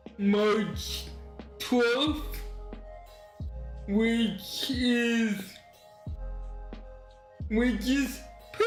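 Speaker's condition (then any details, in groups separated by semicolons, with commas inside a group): Cerebral palsy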